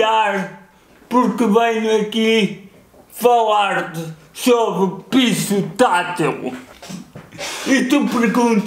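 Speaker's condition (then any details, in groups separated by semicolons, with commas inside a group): Cerebral palsy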